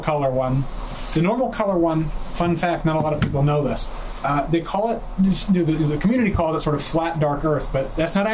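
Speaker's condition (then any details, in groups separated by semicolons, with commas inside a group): No condition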